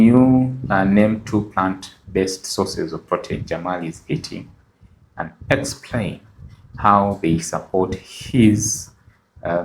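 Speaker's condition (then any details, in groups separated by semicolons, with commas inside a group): No condition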